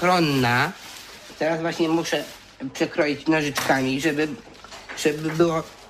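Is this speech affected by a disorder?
Yes: Down syndrome; intellectual disability.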